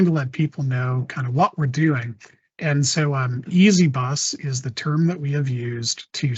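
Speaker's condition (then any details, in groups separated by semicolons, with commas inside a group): No condition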